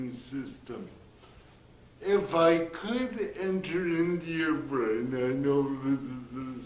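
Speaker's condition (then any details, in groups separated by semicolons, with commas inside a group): Cerebral palsy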